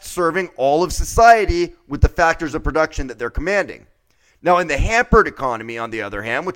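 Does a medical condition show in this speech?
No.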